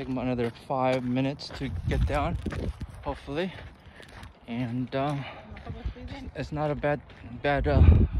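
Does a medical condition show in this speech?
No.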